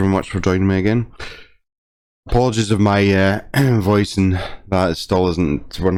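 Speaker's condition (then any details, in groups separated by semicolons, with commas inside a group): No condition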